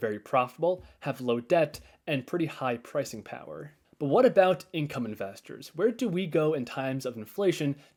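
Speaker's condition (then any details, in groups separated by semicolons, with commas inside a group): No condition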